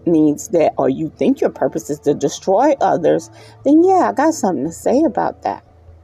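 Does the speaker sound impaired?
No.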